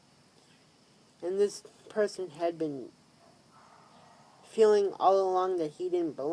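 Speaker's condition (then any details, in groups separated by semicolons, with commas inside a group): Cerebral palsy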